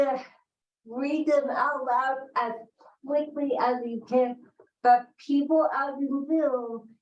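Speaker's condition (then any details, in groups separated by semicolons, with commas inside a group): Cerebral palsy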